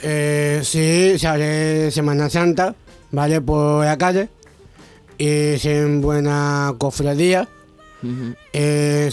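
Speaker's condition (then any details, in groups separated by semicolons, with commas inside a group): Down syndrome; short fragmented phrases, agrammatical wording, frequent hesitations and fillers, word repetitions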